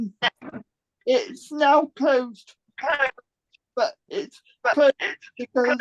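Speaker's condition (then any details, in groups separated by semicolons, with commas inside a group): Cerebral palsy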